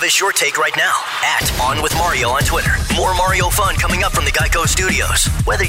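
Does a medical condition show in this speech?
No.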